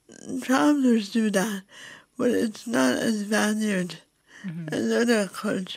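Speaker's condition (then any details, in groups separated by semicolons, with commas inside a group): Cerebral palsy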